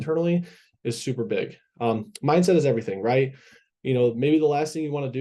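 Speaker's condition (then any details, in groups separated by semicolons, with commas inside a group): No condition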